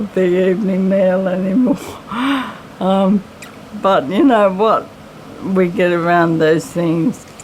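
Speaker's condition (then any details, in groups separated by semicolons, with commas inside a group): MND; limb onset, legs and arms; slow progressing, cannot stand or sit independently, voice banking; voice slightly raspy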